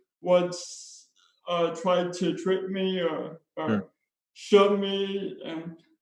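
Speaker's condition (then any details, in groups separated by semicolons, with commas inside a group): Spastic cerebral palsy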